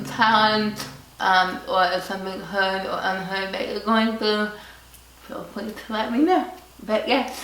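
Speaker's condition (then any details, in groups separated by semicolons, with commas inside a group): Cerebral palsy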